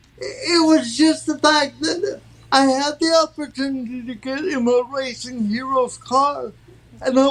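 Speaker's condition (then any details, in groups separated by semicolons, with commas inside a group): Cerebral palsy; from birth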